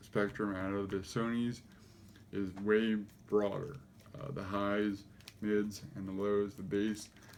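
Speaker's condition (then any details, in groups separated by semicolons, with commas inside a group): Cerebral palsy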